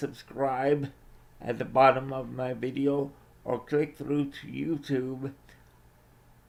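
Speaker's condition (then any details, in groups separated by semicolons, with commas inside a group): Cerebral palsy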